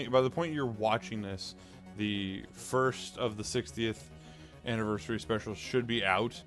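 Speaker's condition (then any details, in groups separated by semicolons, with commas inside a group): No condition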